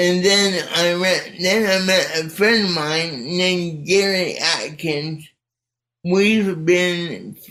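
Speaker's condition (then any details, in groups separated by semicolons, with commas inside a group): Cerebral palsy; speech not affected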